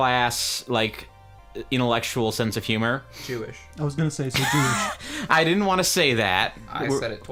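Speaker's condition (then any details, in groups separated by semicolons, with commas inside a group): No condition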